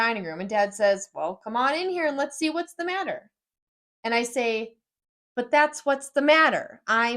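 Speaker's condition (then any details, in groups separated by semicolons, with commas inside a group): No condition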